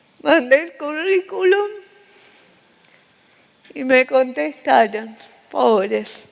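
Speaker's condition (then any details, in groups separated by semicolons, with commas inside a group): Cerebral palsy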